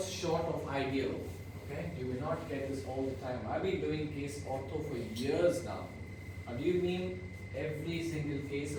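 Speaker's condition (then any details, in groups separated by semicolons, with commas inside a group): No condition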